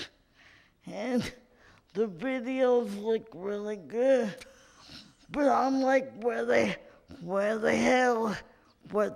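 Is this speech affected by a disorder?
Yes: cerebral palsy; from birth, uses wheelchair.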